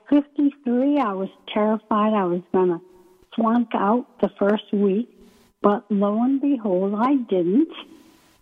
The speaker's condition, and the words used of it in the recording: ALS (motor neuron disease). And a disclaimer I have to start out with is my voice.